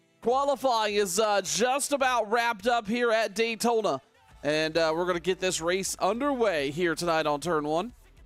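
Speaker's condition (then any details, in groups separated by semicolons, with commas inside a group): No condition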